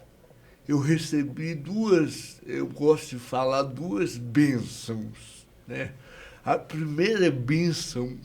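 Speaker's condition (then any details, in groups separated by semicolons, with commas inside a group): Cerebral palsy; years of speech therapy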